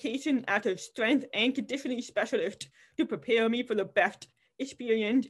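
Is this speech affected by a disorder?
Yes: deafness; cannot hear anything, masks covering faces make communication nearly impossible.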